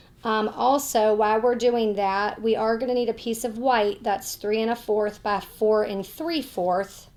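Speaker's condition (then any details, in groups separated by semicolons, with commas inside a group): No condition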